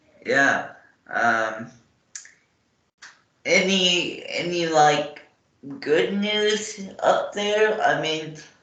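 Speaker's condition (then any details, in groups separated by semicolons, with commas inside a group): Cerebral palsy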